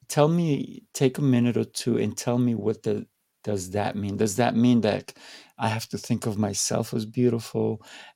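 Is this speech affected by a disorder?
No.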